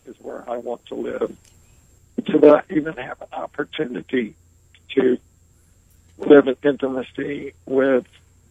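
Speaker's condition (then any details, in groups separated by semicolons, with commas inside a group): ALS; diagnosed nearly 20 years ago; breathes through ventilator; able to speak, clearly communicates, slower pace due to ventilator breathing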